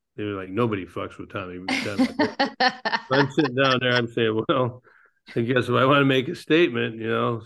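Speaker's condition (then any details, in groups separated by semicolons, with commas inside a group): Parkinson's disease; ping pong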